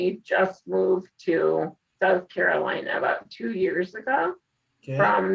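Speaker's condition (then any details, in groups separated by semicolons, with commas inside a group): Spinal muscular atrophy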